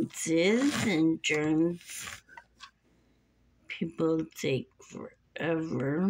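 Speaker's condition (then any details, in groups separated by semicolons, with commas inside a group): Muscular dystrophy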